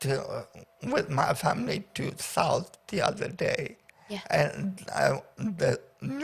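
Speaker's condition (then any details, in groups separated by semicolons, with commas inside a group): Paraplegia with essential tremor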